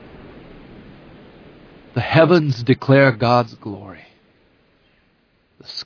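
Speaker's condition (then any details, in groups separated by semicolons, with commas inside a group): No condition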